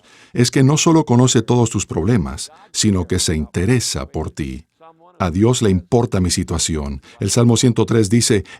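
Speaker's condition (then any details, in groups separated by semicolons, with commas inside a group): No condition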